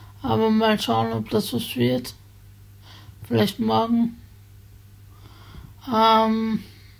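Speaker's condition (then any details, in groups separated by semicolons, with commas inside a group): Spasticity from birth; multiple sclerosis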